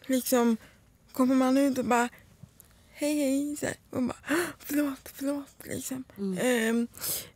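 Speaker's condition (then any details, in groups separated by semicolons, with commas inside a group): Cerebral palsy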